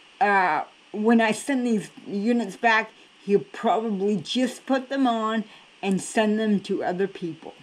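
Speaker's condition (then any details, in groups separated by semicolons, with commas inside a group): Cerebral palsy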